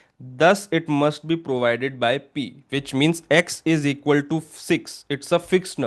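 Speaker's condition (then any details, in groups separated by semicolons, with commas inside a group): No condition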